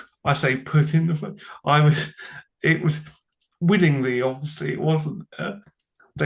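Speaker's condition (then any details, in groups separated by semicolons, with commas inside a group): Cerebral palsy; from birth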